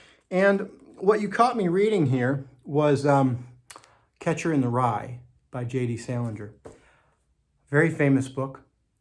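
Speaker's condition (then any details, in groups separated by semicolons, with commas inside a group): No condition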